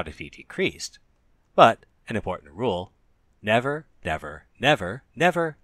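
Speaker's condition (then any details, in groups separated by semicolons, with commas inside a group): No condition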